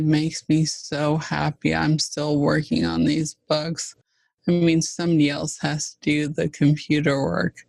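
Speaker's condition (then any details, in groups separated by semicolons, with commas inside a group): ALS (Lou Gehrig's disease); fast progressing form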